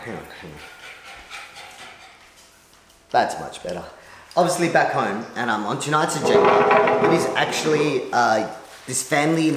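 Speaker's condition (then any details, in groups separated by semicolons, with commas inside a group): No condition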